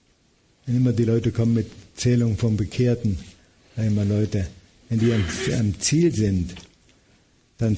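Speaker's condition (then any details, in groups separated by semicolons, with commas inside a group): Parkinson's disease; reduced mobility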